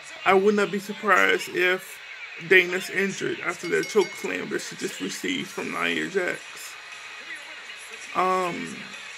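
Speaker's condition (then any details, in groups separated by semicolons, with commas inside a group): Cerebral palsy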